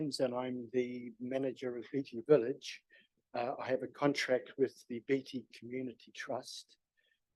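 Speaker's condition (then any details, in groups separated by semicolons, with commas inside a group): No condition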